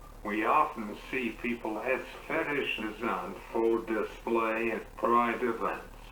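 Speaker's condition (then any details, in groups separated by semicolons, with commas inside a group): Cerebral palsy; uses wheelchair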